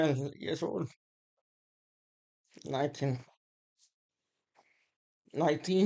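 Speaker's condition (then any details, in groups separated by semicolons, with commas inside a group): Muscular Parkinson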